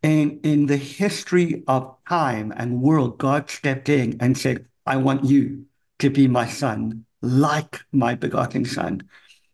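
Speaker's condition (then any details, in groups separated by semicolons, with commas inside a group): Cleft palate; congenital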